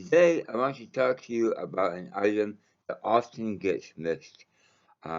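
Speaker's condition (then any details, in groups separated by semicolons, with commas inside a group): Mouth cancer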